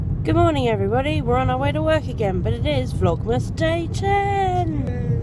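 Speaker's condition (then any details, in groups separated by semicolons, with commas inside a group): No condition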